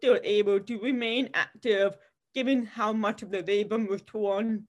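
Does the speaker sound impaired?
Yes: deafness; cannot hear anything, masks covering faces make communication nearly impossible.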